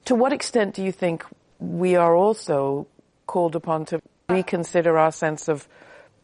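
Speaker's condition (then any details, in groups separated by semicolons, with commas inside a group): No condition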